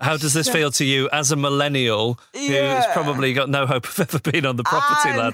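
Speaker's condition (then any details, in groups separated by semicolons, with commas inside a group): No condition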